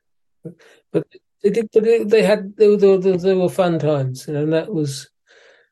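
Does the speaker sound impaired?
Yes: Parkinson's disease; diagnosed by neurologist in Malaysia around age 60, suspected for a while; physiotherapy, exercise training with physiotherapist after moving back to UK.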